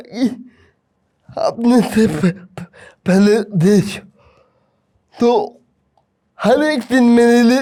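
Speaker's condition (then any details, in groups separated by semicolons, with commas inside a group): Cerebral palsy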